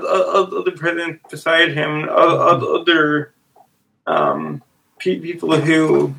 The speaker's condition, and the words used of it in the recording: Stuttering. And he says in his speech, too, how he is a severe stutterer, has been a severe stutterer.